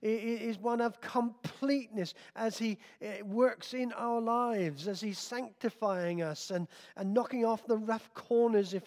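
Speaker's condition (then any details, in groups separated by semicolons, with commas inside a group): No condition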